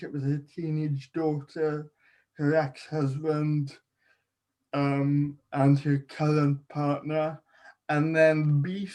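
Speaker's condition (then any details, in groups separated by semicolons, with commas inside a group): Cerebral palsy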